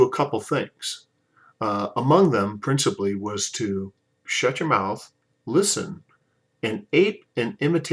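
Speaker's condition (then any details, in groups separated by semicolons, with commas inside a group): No condition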